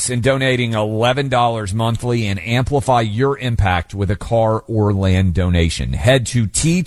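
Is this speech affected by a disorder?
No.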